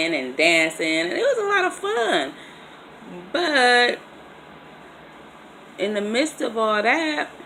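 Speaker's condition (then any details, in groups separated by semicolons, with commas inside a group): No condition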